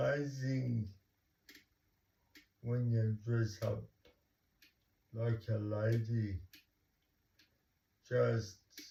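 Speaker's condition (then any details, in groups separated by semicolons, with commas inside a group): Cerebral palsy; talks slowly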